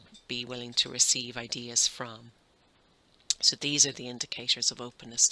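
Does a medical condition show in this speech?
No.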